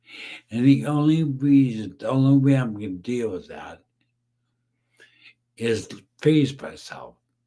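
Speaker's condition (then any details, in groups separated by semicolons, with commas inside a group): Brain injury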